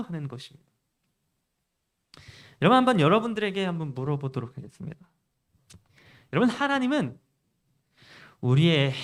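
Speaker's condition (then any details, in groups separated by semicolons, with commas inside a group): No condition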